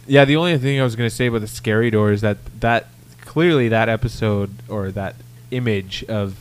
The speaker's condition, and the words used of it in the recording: None; typical speech.